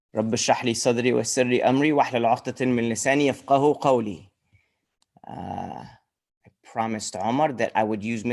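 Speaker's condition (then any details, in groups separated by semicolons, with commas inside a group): No condition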